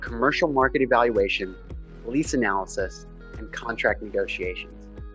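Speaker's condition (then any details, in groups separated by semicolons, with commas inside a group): No condition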